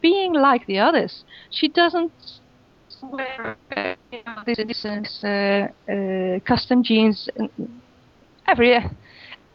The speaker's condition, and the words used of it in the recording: Stuttering. Then I stutter more in Dutch, and I think because it's the emotional part that is attached to it.